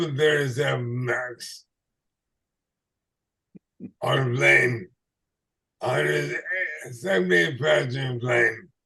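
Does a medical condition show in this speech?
Yes: ALS/MND.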